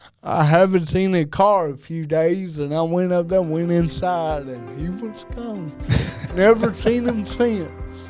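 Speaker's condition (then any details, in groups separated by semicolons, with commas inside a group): Cerebral palsy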